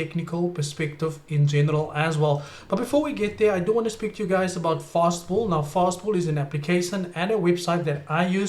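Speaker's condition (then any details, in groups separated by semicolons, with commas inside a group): No condition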